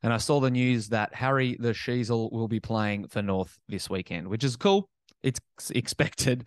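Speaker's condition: No condition

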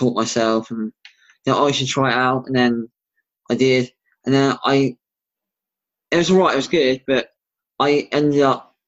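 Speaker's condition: Bilateral cleft lip and palate; age 22, 35th operation tomorrow, recent plastic surgery, jaw surgery planned

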